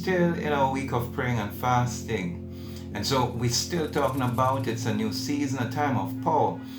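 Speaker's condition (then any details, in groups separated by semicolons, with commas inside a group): No condition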